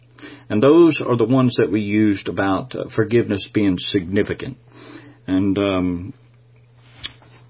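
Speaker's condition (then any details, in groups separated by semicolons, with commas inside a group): No condition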